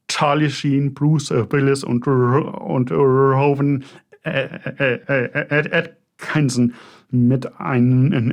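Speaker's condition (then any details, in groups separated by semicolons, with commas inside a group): Stuttering; developmental, lifelong, possibly inherited, father stuttered, brother fluent, logopedic speech therapy, constant since second grade; choppy, repetitions, blocks, cannot coordinate speech components, body tenses during blocks, throat sometimes hurts, fluent when singing; repeated sounds, repeated words, blocks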